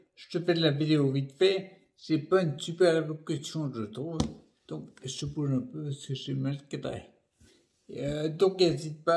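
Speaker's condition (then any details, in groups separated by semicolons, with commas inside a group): Primary progressive multiple sclerosis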